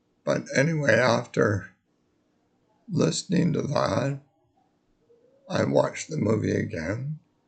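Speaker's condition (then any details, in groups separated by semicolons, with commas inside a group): Multiple sclerosis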